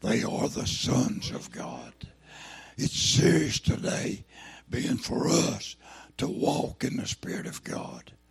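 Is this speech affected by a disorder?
Yes: throat cancer, lost vocal cord; ate away vocal cord.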